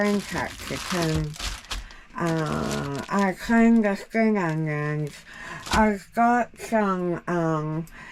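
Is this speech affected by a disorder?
Yes: jaw cancer surgery; tracheostomy.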